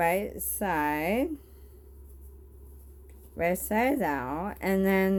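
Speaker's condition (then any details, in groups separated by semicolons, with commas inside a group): Bulbar ALS; bulbar onset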